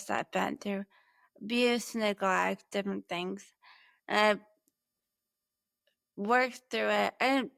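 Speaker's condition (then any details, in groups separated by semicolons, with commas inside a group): Brain injury; six and a half years since injury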